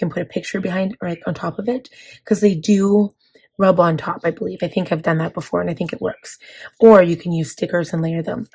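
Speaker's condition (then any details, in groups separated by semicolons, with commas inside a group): No condition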